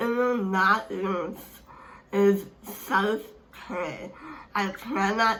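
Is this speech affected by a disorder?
Yes: speech impairment; hard to understand.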